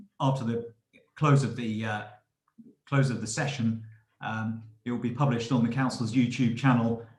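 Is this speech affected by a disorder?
No.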